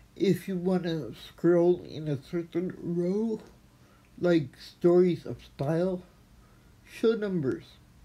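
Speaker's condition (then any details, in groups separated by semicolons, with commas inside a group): Athetoid cerebral palsy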